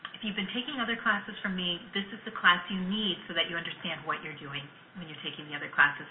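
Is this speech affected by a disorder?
No.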